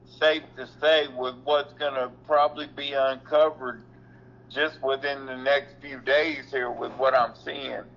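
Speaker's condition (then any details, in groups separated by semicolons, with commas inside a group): Cerebral palsy; reports being back on feet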